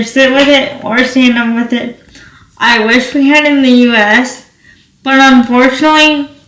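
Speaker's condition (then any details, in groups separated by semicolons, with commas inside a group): Cerebral palsy, spastic quadriplegic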